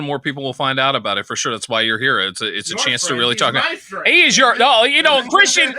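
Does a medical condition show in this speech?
No.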